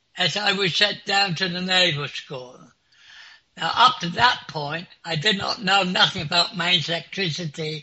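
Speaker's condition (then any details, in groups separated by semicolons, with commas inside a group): Clinically deaf; clinically deaf since school age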